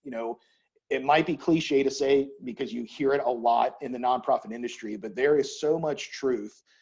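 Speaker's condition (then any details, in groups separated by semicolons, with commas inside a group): No condition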